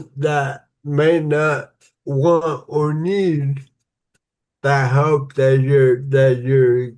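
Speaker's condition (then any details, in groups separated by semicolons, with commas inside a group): Cerebral palsy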